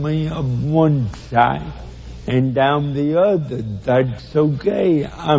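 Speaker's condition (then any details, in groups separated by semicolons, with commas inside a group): Cerebral palsy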